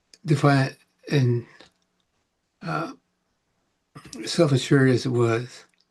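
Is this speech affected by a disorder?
Yes: Parkinson's; about 18 years since onset.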